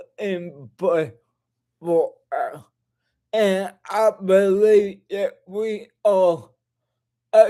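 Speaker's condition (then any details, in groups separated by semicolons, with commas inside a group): Cerebral palsy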